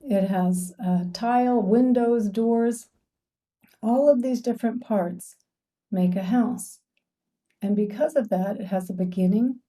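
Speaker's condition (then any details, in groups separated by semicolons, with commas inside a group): No condition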